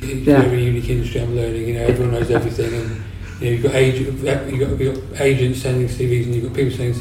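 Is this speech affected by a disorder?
Yes: Parkinson's disease; degenerative neurological condition, brain lacks dopamine, symptoms about three years before diagnosis, no cure; years since diagnosis, on medication, walking affected, medication helps standing, symptoms worse when inactive; quieter, mumbles a lot, new since onset.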